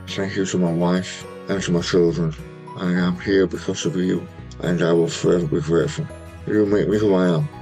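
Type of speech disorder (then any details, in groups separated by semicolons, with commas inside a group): Speech after partial glossectomy; tongue cancer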